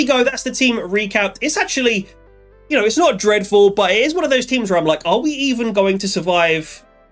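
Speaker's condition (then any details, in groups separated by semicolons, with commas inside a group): No condition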